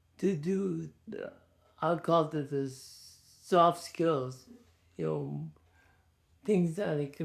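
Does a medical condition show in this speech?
Yes: ALS.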